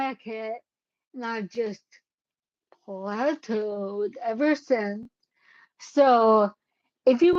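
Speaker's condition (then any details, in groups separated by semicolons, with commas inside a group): Cerebellar ataxia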